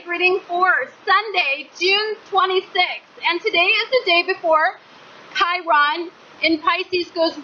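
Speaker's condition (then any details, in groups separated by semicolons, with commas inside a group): No condition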